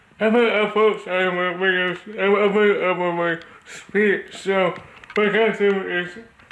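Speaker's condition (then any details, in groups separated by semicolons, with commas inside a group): Cerebral palsy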